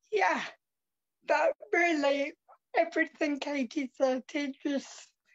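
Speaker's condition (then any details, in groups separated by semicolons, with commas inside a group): Cerebral palsy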